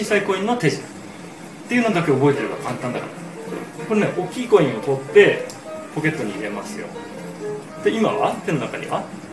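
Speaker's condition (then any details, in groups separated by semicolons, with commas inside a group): No condition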